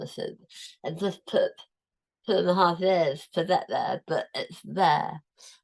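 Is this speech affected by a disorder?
Yes: tongue cancer, tongue removed.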